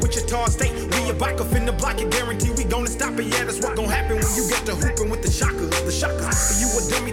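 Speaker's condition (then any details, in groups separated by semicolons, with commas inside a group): No condition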